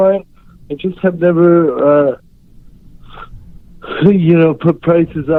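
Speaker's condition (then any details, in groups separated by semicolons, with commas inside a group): Cerebral palsy; unable to write or type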